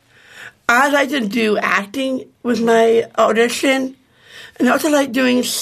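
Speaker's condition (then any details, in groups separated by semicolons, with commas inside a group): Down syndrome; from birth, born in Rochester, raised in Palmyra, New York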